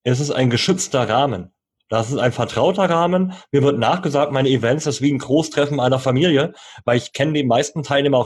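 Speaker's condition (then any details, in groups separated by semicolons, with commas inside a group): Cleft lip and palate; jaw and palate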